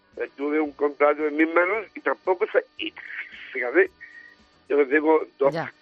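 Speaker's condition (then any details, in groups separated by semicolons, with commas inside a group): Down syndrome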